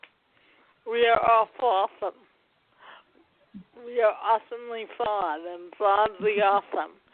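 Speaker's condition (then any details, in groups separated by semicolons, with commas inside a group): Cerebral palsy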